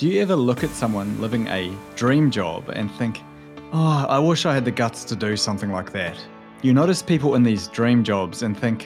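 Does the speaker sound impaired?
No.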